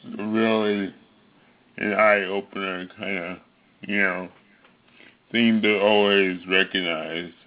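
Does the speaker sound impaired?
Yes: cerebral palsy; speech may sound drunk to radio listeners.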